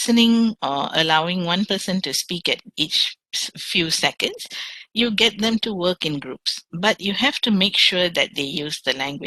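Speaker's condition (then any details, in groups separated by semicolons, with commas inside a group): No condition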